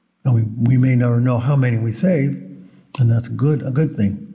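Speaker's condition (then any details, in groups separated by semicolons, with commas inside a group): No condition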